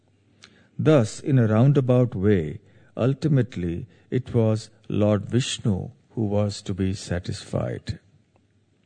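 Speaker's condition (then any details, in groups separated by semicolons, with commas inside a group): No condition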